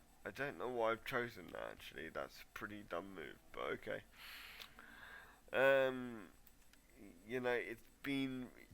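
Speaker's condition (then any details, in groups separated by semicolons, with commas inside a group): Cerebral palsy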